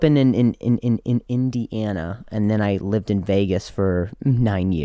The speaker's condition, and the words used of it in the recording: Stuttering. And then a word would catch him, and it would pull him in.